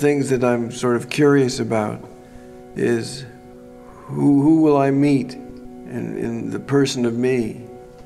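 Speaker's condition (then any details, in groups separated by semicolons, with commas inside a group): Parkinson's disease; began with occasional right-hand tremor and trouble buttoning, diagnosed about 10 years ago; freezing on stage, stiff movement without fluidity, medication gives about 1.5-hour window; less speech trouble than co-actor Dan, movement trouble predominates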